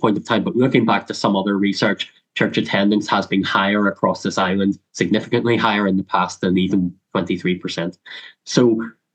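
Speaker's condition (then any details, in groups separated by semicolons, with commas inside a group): Cleft lip and palate; congenital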